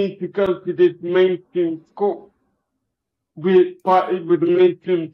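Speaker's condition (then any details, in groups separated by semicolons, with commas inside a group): Cerebral palsy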